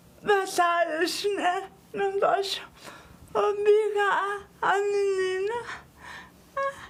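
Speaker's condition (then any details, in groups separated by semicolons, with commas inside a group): Cerebral palsy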